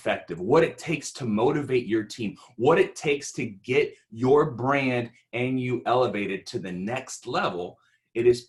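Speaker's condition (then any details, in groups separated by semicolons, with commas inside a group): No condition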